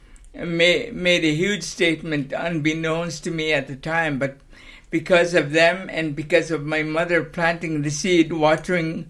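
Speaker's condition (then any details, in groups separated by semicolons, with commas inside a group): Cerebral palsy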